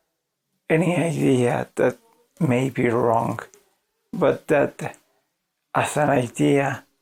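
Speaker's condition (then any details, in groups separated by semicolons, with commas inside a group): ALS; voice severely damaged, hard to understand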